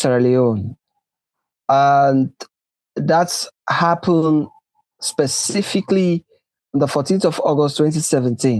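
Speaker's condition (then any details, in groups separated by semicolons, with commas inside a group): No condition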